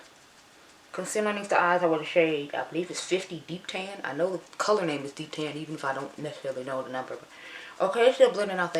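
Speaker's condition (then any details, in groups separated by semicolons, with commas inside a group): No condition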